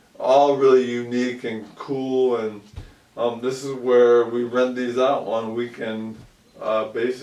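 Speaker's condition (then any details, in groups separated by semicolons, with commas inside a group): ALS; about 2 years since onset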